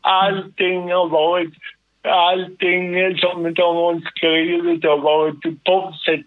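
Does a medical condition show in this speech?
Yes: cerebral palsy; sudden involuntary jerks, considered a functional impairment not a disease.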